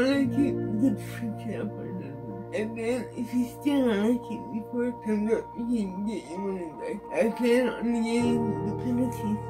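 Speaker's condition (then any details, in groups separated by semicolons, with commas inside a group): Cerebral palsy; wheelchair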